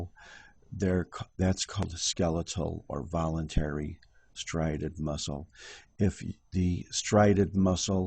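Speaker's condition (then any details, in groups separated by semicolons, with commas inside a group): No condition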